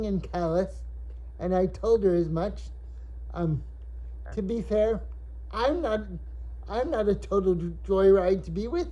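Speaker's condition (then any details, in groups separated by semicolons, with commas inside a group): Cerebral palsy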